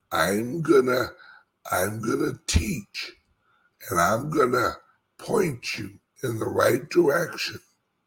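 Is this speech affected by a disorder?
Yes: speech impediment; slight speech impediment.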